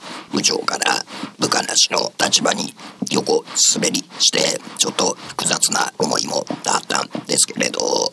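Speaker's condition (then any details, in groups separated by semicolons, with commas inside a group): Laryngectomy, esophageal speech; 5 cm cervical esophageal cancer at esophageal entrance behind vocal cords, recurred after two years, larynx removed, reoperation; learned at 銀齢会 voice class, attended two and a half years; voice lost with larynx removal, single words came after a while, improves with practice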